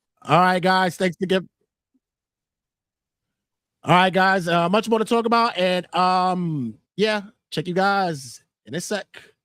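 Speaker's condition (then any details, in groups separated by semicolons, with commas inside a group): No condition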